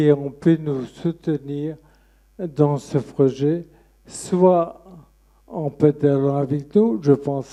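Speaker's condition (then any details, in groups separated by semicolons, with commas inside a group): Friedreich's ataxia; speech therapy; effortful speech, effort to stand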